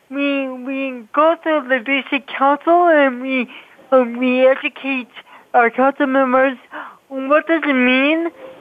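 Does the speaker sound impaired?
Yes: cerebral palsy; congenital, impacts movement and speech, part c speech therapy.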